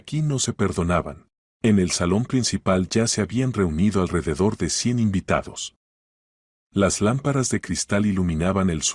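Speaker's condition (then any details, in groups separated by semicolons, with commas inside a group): No condition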